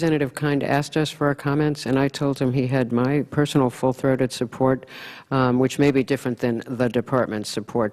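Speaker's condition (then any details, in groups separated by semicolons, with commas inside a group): No condition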